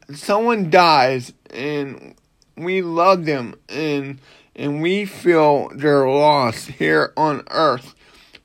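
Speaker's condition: Cerebral palsy; cerebral palsy since birth

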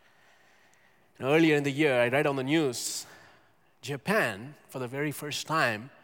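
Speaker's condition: No condition

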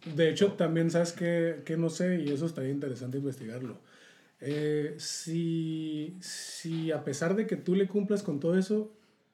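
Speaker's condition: No condition

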